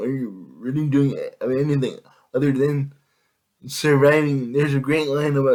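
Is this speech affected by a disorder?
Yes: cerebral palsy; able to speak.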